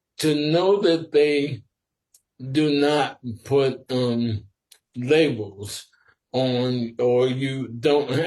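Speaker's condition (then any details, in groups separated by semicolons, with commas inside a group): Sporadic ALS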